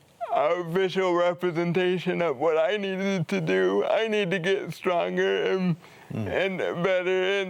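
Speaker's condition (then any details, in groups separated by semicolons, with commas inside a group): Cerebral palsy; from birth, premature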